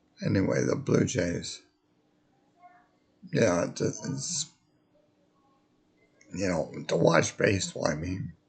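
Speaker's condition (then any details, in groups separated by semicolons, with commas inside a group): Multiple sclerosis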